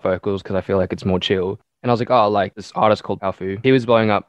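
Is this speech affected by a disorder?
No.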